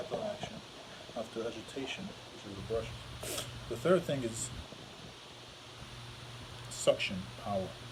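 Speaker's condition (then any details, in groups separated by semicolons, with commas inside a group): No condition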